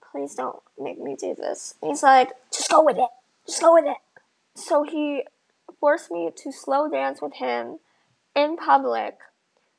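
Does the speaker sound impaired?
Yes: bilateral cleft lip and palate; from birth, very wide cleft of lip, nose and palate, quite a few repair surgeries.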